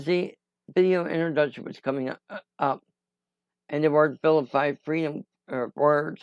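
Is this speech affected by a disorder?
Yes: cerebral palsy; voice sound affected.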